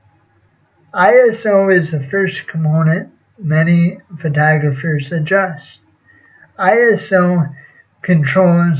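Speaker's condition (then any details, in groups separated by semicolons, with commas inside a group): Cerebral palsy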